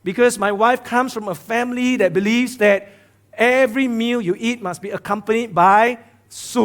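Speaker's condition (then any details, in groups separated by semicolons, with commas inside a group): No condition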